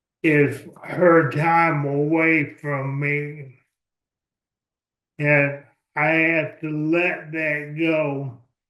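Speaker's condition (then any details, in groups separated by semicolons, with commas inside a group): ALS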